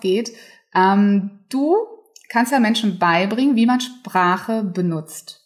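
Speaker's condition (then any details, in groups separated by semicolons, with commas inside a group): No condition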